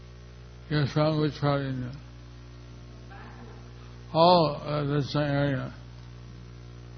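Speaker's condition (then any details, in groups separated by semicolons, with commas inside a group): Stroke; not so easy to speak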